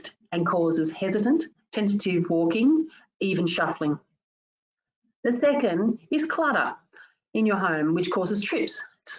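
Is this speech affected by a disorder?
No.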